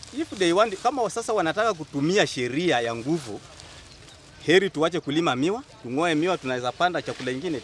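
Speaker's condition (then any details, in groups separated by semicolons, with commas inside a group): No condition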